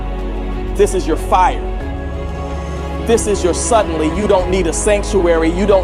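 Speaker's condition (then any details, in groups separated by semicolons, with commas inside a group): No condition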